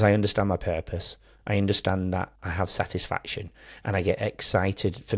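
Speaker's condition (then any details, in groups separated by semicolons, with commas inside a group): No condition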